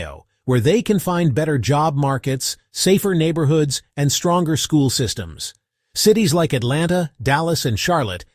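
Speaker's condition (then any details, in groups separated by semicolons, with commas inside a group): No condition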